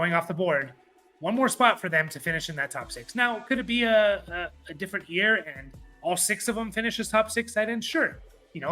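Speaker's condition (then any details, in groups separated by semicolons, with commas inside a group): No condition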